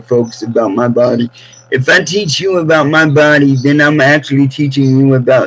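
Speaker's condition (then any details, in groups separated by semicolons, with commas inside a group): Cerebral palsy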